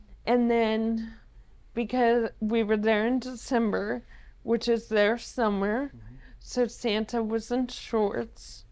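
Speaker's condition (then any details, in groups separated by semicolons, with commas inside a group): ALS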